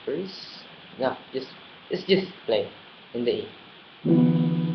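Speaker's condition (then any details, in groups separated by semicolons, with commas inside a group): No condition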